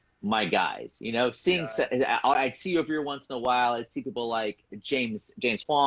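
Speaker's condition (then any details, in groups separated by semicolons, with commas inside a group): No condition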